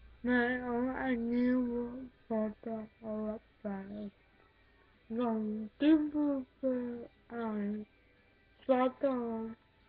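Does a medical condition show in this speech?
Yes: cerebral palsy.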